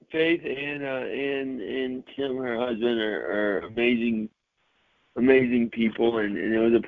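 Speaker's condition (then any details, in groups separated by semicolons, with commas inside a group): Cerebral palsy; mild cerebral palsy, diagnosed at age three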